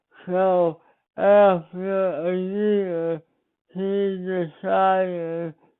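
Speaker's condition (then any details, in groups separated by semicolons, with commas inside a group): Speech impairment after birth surgery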